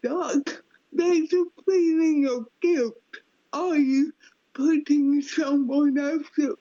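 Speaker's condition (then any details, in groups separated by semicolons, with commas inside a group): Cerebral palsy; quadriplegic, all limbs affected, since childhood; affects speech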